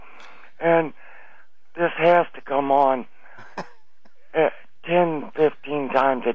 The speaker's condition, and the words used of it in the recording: Throat cancer. You have some throat issues or something.